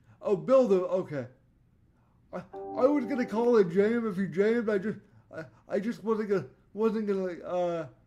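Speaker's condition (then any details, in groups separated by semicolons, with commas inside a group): Cerebral palsy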